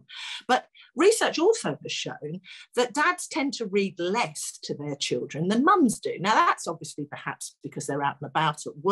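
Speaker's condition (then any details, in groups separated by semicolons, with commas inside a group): No condition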